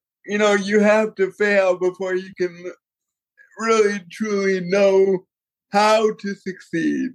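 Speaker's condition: Cerebral palsy; consistent workouts to manage condition

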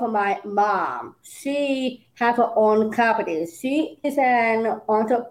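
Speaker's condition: Down syndrome; Down syndrome since birth; early 30s

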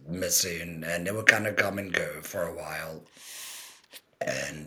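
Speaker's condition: Total laryngectomy; stage 4 cancer, partial thyroidectomy, primary TEP placement, chemo and radiation afterward; about 10 months post-laryngectomy, speaking with TEP about 5 months; TEP voice, earlier monotone from left vocal cord paralysis, no speech first 6 months, electrolarynx failed, swelling

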